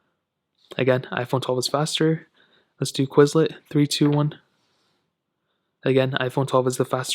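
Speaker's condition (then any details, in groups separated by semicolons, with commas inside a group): No condition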